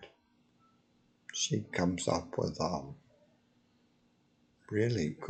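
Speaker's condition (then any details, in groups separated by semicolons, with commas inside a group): Multiple sclerosis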